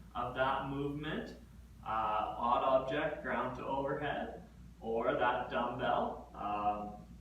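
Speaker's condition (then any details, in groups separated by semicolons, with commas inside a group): No condition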